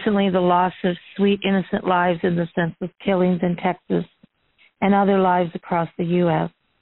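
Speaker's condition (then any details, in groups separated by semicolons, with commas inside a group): No condition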